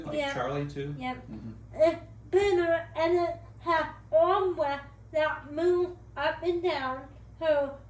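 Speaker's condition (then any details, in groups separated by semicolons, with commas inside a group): Cerebral palsy, spastic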